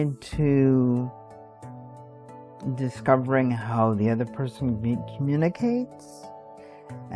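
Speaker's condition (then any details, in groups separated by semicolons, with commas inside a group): Cerebral palsy; stiff muscles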